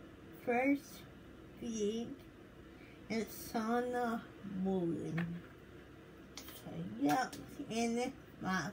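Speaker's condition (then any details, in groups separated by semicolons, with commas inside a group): Cerebral palsy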